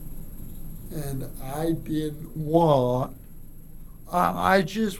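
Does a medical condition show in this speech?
Yes: cerebral palsy; resource and special ed in elementary school.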